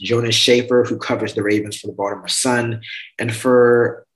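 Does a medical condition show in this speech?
No.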